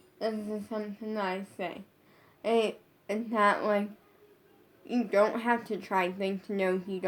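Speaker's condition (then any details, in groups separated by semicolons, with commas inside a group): Brain injury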